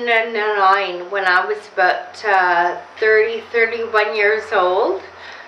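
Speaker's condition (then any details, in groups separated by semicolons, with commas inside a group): Friedreich's ataxia; Friedreich's ataxia, affects speech and balance; onset late 20s, diagnosed around 30, balance declining; pronunciation harder, slower careful speech, locals understand easily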